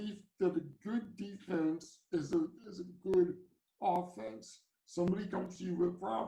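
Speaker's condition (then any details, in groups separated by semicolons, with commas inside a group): Cerebral palsy; from birth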